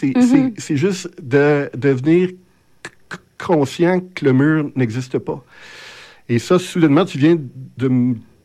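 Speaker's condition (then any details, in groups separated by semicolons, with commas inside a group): Stuttering; often unable to get words out when speaking; repeated sounds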